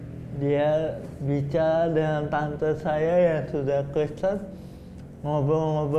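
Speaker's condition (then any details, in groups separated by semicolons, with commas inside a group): Cerebral palsy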